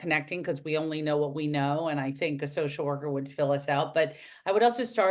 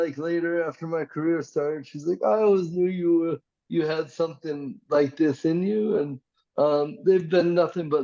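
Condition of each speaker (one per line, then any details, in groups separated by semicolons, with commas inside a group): No condition
Cerebral palsy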